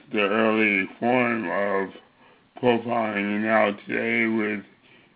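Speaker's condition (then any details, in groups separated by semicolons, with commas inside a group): Cerebral palsy; visible to casting agents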